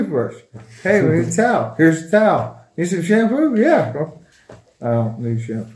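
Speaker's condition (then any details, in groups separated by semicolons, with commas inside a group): ALS; bulbar-upper onset, tongue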